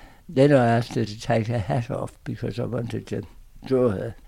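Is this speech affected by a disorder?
Yes: tongue cancer; aggressive tongue cancer.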